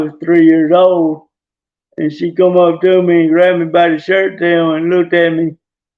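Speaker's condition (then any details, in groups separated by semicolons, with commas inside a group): Traumatic brain injury; car wreck, affects walking, relearned everything through therapy; injured at age 7; possibly affected, some delay getting words out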